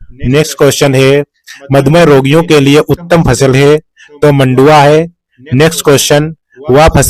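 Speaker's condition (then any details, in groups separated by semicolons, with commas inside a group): No condition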